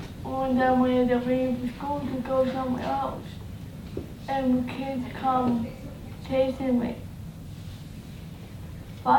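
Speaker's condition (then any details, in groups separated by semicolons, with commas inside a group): Cerebral palsy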